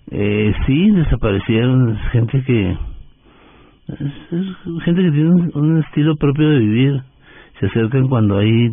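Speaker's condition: Parkinson's disease; sometimes not understood at all

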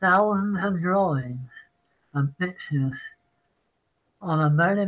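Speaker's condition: Parkinson's; citing Parkinson's

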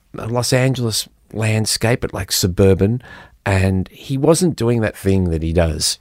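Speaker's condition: No condition

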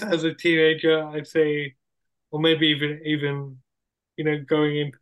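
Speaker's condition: Cerebral palsy; wheelchair user

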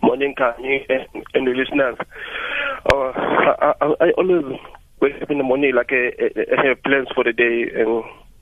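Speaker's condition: Stuttering; stuttering since age 6, through school, worse at University of Cape Town introducing self, speaking before groups; speech therapy with Tina Lillian in Gauteng, coach Heather Wilkinson in Cape Town, slow reading, breathing, phone training; spoke fast before therapy, records own phone speech, no stuttering when singing, now speaks daily on phone; repeated sounds, blocks

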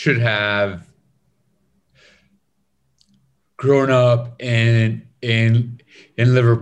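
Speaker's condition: Stutter; lifelong stutter, breathing technique from speech course also done by Gareth Gates, joined Toastmasters; still stutters in six languages, controls stutter with breathing technique; debilitating stutter, avoided speaking about 25 years, stutter evident when speaking, pauses resemble internet lag; prolonged sounds, blocks

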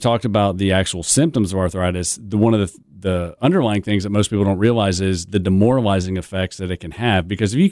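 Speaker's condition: No condition

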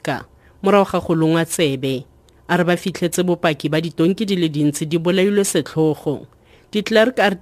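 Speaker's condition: No condition

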